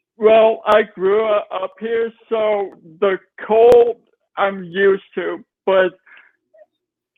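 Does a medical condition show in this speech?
Yes: cerebral palsy.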